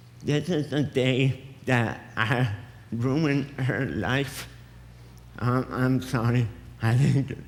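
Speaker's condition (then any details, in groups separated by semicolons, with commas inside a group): Cerebral palsy; affects speech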